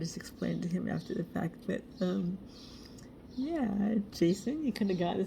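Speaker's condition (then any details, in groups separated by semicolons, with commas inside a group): Cerebral palsy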